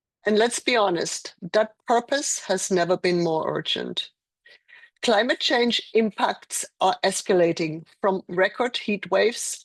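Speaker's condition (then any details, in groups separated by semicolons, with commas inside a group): No condition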